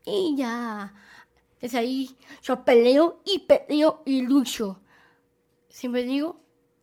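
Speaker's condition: Down syndrome; present from birth

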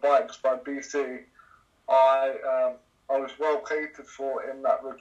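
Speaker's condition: Cerebral palsy; trike from age 7-8

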